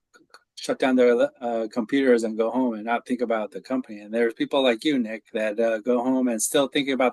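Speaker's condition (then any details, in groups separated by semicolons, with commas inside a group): No condition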